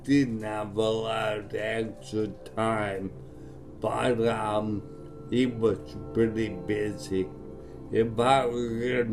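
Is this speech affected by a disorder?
Yes: traumatic brain injury (pontine cavernoma).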